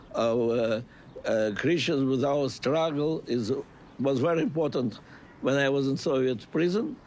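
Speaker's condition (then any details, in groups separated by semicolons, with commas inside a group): No condition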